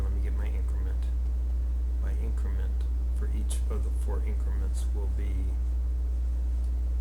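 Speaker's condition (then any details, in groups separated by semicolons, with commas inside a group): No condition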